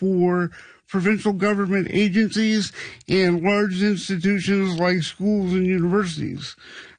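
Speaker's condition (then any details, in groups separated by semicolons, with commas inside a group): Cerebral palsy; past childhood orthopedic surgeries like hip and heel cord operations, some 40 years ago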